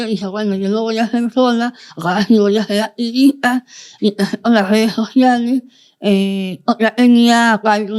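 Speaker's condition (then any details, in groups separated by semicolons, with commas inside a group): Moebius syndrome, congenital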